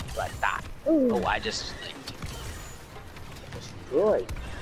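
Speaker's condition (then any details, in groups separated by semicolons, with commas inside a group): No condition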